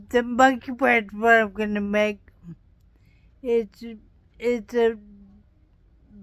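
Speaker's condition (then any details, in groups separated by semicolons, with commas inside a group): Traumatic brain injury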